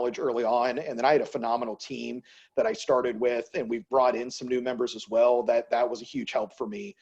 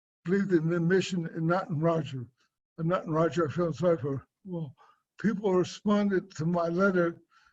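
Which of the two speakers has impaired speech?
The second: cerebral palsy; from birth, affects gait, swallowing and speech; diagnosed at age 60.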